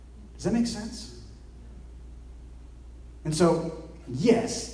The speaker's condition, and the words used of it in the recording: None; typical speech.